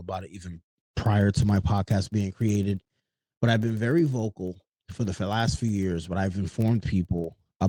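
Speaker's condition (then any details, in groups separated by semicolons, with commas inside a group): No condition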